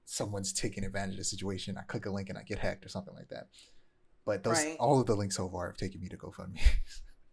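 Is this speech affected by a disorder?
No.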